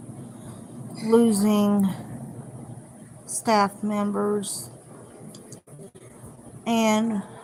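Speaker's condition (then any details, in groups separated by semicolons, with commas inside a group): Cerebral palsy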